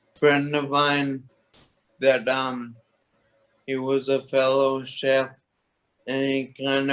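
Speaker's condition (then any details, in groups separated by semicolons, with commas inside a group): Toxic leukoencephalopathy, locked-in syndrome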